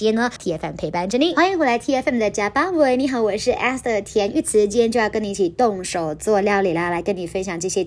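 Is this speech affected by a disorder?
No.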